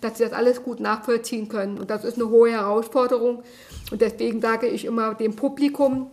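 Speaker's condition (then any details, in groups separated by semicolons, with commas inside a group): Deafness; can speak aloud, salesman doubted deafness because of speaking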